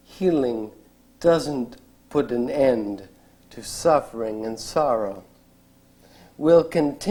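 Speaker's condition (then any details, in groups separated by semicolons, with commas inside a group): ALS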